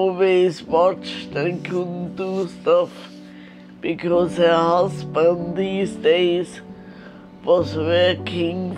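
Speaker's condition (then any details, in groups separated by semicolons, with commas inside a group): Multiple sclerosis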